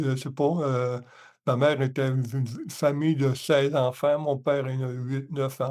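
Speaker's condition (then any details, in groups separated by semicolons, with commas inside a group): Hemiparalysis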